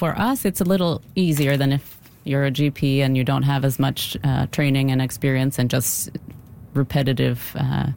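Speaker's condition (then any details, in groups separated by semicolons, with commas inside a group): No condition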